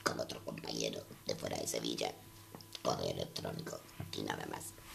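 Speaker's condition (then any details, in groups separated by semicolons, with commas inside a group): Total laryngectomy; laryngeal cancer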